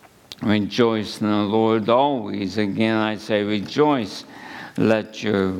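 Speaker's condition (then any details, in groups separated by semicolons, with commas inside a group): ALS; under neurologist care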